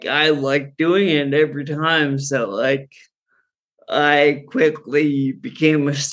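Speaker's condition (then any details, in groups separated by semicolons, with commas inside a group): Friedreich's ataxia; genetic neuromuscular condition, present from birth, normal childhood, slowly worsening, diagnosed in college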